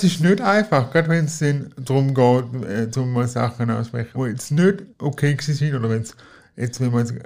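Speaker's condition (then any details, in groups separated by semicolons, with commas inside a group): Cerebral palsy; from birth, physical not cognitive, wheelchair user, needs daily help, IV assistance model nearly 10 years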